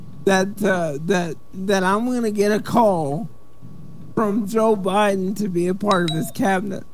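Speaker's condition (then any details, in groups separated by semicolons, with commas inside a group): Cerebral palsy; wheelchair user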